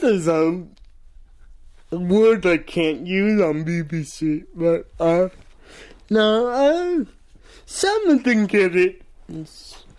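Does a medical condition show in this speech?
Yes: cerebral palsy; says cannot do voices.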